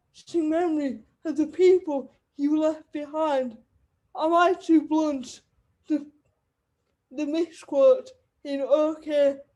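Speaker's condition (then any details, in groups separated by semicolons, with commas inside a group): Cerebral palsy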